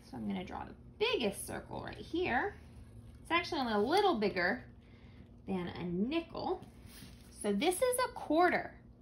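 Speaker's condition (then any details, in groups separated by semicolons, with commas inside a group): No condition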